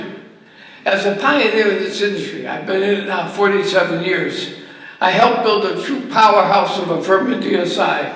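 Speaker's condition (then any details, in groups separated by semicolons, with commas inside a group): ALS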